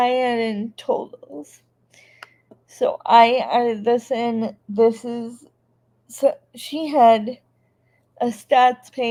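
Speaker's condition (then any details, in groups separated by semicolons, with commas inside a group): Cerebral palsy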